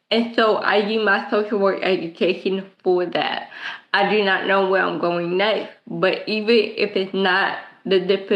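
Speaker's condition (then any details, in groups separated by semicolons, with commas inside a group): Cerebral palsy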